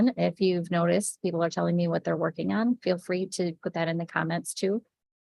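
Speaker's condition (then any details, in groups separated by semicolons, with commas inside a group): No condition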